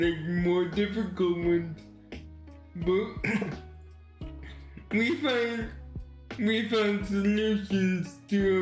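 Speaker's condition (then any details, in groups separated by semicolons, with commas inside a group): Cerebral palsy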